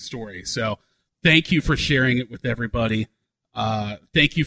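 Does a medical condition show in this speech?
No.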